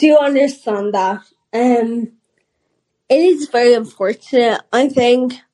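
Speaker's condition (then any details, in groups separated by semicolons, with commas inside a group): Friedreich's ataxia; diagnosed at age 13, rare progressive neuromuscular condition, nerve damage and muscle weakness; not yet on omaveloxolone (Skyclarys), awaiting HSE reimbursement decision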